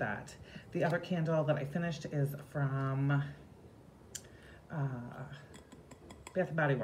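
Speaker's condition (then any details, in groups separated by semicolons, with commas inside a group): No condition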